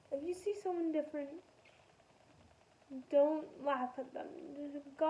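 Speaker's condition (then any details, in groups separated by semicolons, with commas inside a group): Spastic quadriplegic cerebral palsy; able to talk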